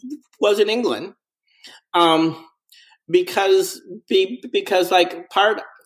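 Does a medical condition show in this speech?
Yes: stuttering; onset at three or four years, no trauma cause, mother stuttered until about 11-12, speech camp as child, teen years harder; adult, persistent stuttering; very fluent in crisis situations, stutters when things calm, takes deep breath and counts to five; here repeated sounds.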